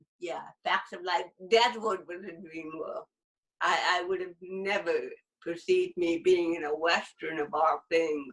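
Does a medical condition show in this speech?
Yes: cerebral palsy.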